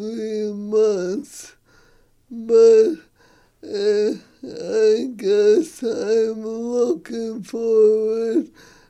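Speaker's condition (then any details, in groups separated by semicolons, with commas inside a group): ALS; talking more difficult, facial muscles weaker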